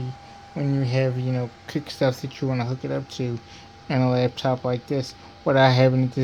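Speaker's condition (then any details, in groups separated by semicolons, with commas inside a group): Cerebral palsy; diplegia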